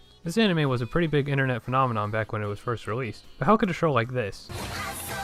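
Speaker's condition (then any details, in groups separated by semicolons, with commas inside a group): No condition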